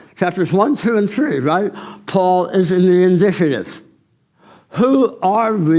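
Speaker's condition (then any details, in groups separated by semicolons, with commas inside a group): Tongue cancer surgery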